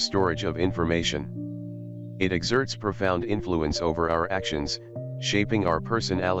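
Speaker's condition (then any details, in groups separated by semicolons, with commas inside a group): No condition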